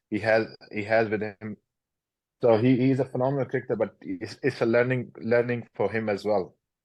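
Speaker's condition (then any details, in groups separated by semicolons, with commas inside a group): No condition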